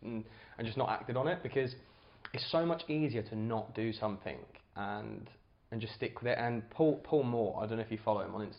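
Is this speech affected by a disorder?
No.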